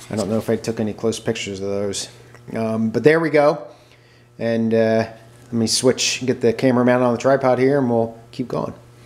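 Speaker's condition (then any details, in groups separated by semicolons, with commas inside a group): No condition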